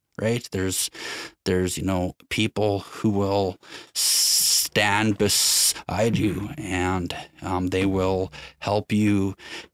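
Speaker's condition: Stutter; long-standing, long tried to hide it; sound and word repetitions, repeated fillers uh, hesitations and restarts; repeated words, prolonged sounds

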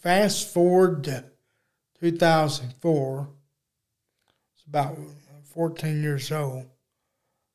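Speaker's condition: Cerebral palsy; uses electric wheelchair

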